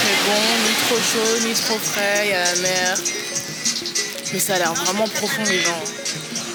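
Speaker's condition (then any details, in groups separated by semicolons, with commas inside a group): No condition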